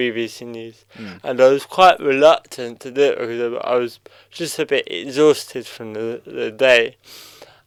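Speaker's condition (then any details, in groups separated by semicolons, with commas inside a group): Cerebral palsy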